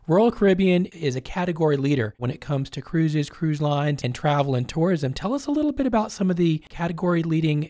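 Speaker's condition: No condition

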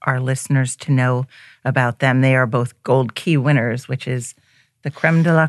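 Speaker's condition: No condition

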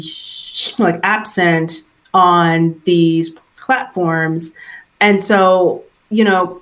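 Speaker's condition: Stuttering; stuttering since around age 3 or 4; still stutters at times, apprehension about speaking fluently; stutters sometimes, at times avoids speaking situations, anxiety about fluent understandable speech; prolonged sounds, blocks

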